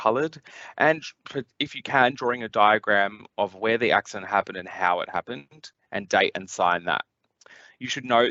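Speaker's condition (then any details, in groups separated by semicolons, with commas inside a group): No condition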